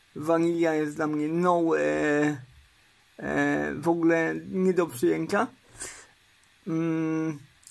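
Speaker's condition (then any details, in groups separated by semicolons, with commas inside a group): Cerebral palsy; uses wheelchair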